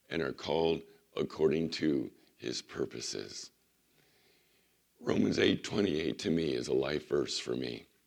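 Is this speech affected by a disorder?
Yes: vocal cord surgery recovery; recovering from vocal cord surgery, resting voice, recent cold and coughing set recovery back.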